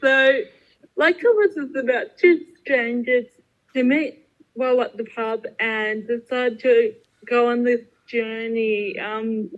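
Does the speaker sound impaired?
Yes: cerebral palsy.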